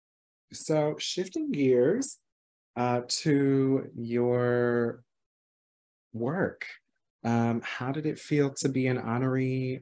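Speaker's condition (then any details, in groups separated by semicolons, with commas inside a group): No condition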